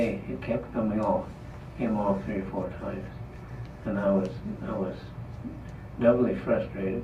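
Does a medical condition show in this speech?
Yes: Parkinson's disease; trouble talking.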